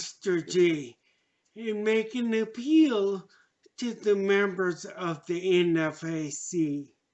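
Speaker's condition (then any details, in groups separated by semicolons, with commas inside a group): Traumatic brain injury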